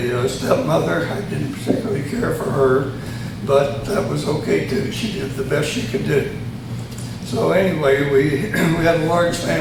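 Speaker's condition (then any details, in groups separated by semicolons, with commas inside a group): Tongue cancer surgery; three malignant tongue tumors removed, both sides of tongue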